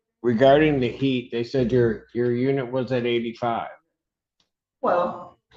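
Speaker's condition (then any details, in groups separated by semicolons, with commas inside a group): No condition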